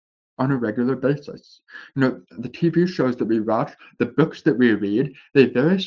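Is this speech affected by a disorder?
Yes: deafness with speech impediment; born deaf, years of speech therapy, English not familiar, cannot really hear voices in interviews; some words difficult to say, must adjust tongue to speak properly.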